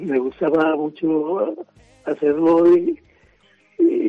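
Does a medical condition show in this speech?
Yes: Parkinson's disease; Parkinson's disease diagnosed six months after retirement, a brain disorder affecting movement; age 77, 12 years since diagnosis, followed by neurologist.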